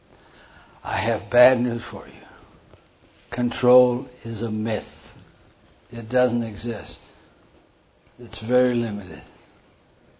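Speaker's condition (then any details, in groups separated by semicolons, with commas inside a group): Parkinson's; hand tremor during talk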